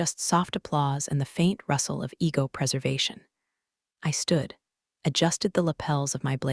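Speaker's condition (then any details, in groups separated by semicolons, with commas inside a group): No condition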